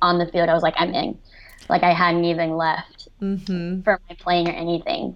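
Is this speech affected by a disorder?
Yes: cleft lip and palate, severe.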